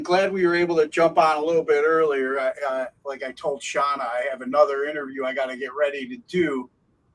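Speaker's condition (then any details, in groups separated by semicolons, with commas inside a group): No condition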